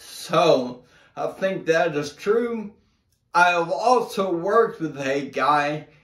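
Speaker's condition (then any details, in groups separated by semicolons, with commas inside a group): Brain injury; affects walking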